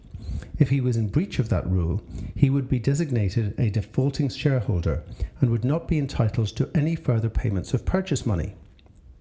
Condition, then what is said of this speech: No condition.